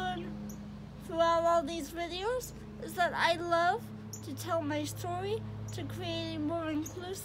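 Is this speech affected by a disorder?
Yes: cerebral palsy; wheelchair user.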